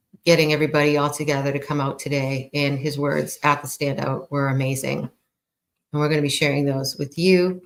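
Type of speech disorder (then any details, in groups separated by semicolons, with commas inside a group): None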